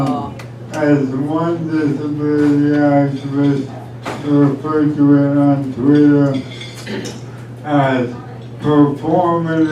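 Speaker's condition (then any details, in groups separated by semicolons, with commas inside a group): ALS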